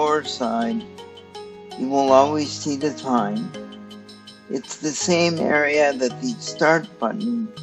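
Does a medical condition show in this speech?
Yes: cerebral palsy; stiff muscles.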